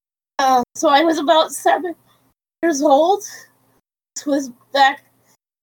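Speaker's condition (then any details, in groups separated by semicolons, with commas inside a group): Cerebral palsy; quadriplegic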